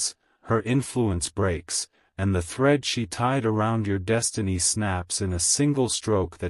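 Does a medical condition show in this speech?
No.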